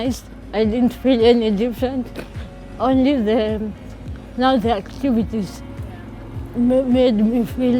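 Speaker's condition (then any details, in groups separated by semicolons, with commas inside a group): Cerebral palsy; since birth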